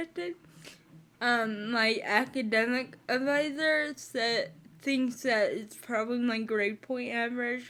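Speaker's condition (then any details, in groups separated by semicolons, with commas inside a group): Spastic cerebral palsy, mixed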